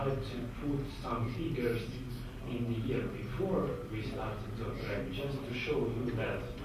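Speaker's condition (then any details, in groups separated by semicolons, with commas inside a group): No condition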